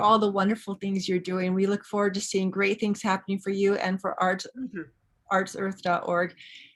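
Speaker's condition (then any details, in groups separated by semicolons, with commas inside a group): No condition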